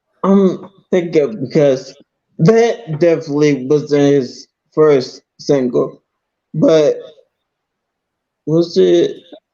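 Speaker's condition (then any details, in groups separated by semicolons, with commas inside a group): Multiple sclerosis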